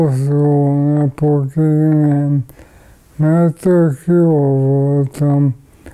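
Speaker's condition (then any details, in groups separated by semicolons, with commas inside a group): ALS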